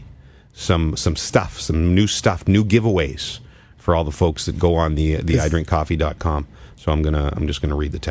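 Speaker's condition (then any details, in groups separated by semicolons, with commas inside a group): No condition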